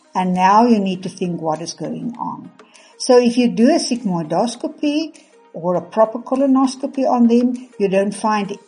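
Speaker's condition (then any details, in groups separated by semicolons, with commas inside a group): No condition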